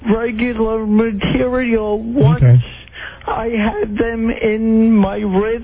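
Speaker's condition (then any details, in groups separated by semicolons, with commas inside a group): Cerebral palsy; distinctive impaired speech on phone call, voice matches caller's stage act; speech impediment noted by audience member, voice sounds typical of cerebral palsy to hosts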